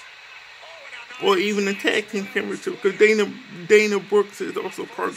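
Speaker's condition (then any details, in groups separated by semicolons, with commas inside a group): Cerebral palsy; affected speech, effortful clear articulation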